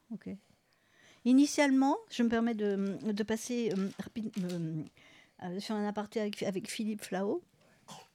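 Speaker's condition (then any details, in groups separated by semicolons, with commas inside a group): No condition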